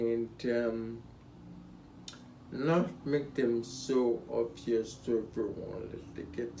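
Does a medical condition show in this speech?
Yes: spinocerebellar ataxia (sca7).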